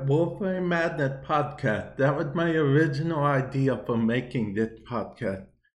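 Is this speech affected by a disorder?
Yes: cerebral palsy; affects balance and hand-eye coordination; affects speech a bit, viewer asked why talking like that.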